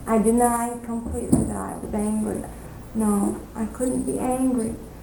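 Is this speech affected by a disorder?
Yes: cerebral palsy; premature birth, cranium damaged during delivery, maternal Asian flu, diagnosed at 1.5 years, many surgeries; non-progressive, plateau in abilities, walks without wheelchair, no formal physical therapy; speaks fluently with few pauses.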